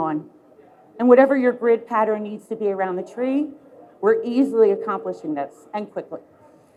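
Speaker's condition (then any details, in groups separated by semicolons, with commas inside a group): No condition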